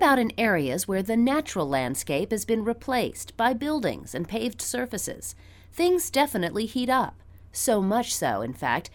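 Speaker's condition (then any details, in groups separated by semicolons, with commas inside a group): No condition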